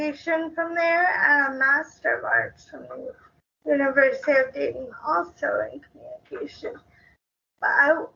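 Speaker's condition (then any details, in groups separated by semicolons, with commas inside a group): Cerebral palsy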